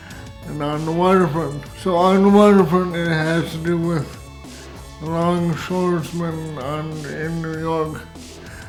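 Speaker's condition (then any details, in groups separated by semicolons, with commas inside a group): Cerebral palsy, severe; spastic type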